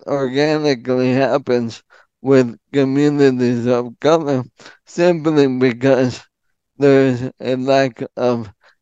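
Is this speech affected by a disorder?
Yes: ALS; frequent hesitation fillers.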